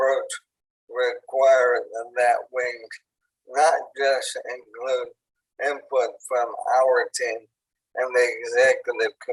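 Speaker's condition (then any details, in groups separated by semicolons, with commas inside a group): ALS; onset in hands and arms, tracheostomy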